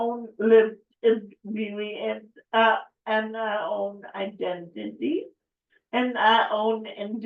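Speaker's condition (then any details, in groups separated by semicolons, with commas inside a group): Cerebral palsy; affects speech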